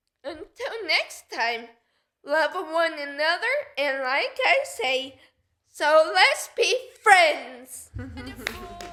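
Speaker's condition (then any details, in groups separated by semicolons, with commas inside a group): Cerebral palsy; affects muscles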